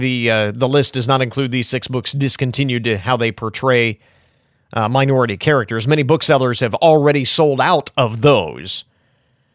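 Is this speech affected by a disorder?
No.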